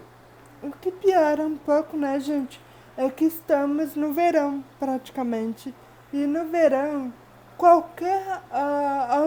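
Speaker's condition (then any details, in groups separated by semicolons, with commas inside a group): Cerebral palsy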